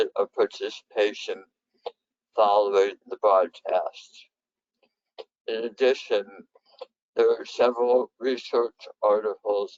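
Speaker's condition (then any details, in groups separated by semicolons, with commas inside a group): Head and neck cancer; left vagus nerve severed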